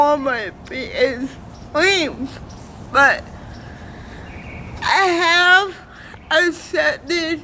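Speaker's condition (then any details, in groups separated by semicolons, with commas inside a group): Cerebral palsy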